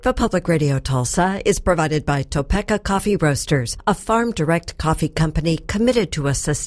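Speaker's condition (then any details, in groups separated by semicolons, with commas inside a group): No condition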